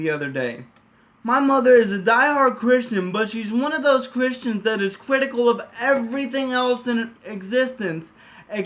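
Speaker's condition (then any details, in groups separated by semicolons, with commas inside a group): Cerebral palsy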